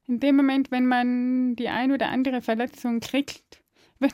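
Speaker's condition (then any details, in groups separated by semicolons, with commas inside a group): Deafness; deaf since birth, diagnosed by brainstem audiometry, suspected oxygen lack from cord around neck at birth; hearing aids worn in training, removed for deaf competitions, counts score aloud, uses hand signs; speaks very clearly, spoken language learned via early intervention, mother, Aachen deaf kindergarten, balloons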